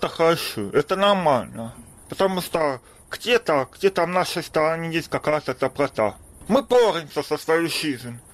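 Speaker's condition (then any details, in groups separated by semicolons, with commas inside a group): Deafness; congenital deafness, since birth, about 33 years, no hearing aid in childhood, attended school for deaf; hard of hearing, lip reads; able to speak despite poor hearing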